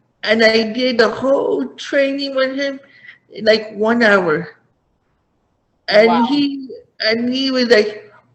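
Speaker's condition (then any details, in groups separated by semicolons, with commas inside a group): Cerebral palsy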